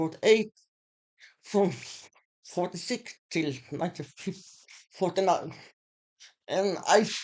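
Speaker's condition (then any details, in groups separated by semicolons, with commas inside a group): Muscular Parkinson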